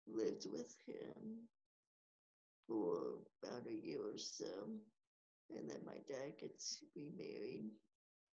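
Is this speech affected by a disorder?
Yes: cerebral palsy; from birth, fever after birth, moved to Stillwater Oklahoma, diagnosed soon after, hip surgery around 11.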